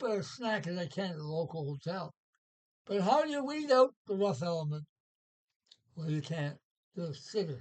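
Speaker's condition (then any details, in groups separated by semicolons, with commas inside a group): Parkinson's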